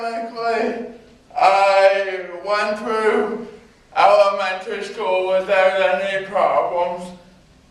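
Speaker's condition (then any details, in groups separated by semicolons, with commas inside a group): Spastic cerebral palsy; spastic cerebral palsy from birth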